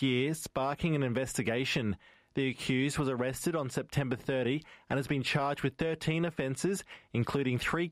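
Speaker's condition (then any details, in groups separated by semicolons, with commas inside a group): No condition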